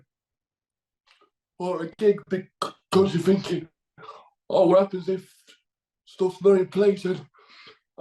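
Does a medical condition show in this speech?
Yes: cerebral palsy.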